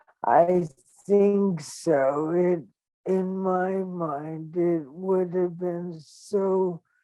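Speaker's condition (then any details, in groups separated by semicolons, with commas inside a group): ALS; operation six months ago, then intensive care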